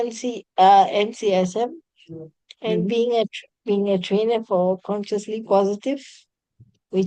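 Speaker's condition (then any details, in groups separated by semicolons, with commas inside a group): Cerebral palsy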